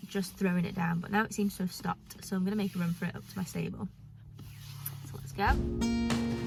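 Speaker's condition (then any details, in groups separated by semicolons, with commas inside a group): No condition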